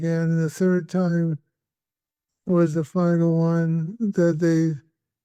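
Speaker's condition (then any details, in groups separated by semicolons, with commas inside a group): Parkinson's disease; tremor mainly left hand and arm, focused ultrasound treatment; balance problems after procedure, progressing, levodopa ineffective for tremor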